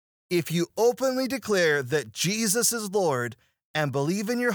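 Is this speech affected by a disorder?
No.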